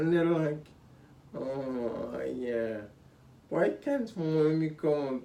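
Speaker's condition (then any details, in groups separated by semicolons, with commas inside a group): Spinocerebellar ataxia (sca7)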